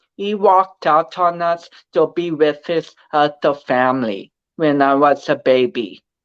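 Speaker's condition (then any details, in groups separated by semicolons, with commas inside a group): Cerebral palsy; speech affected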